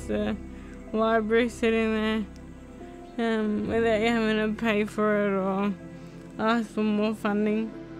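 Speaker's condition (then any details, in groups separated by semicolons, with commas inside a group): Motor neurone disease; diagnosed at age 27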